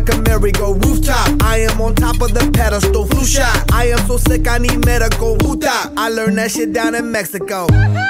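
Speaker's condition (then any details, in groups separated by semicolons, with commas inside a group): No condition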